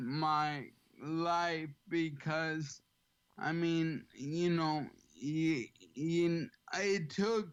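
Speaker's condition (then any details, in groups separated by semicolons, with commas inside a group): ALS; slightly slurred, has to slow down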